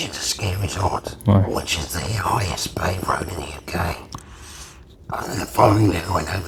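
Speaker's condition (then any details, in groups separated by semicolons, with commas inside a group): Laryngectomy; permanent tracheostomy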